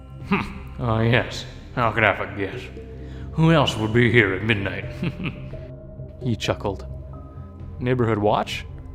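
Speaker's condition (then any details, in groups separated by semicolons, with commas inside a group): No condition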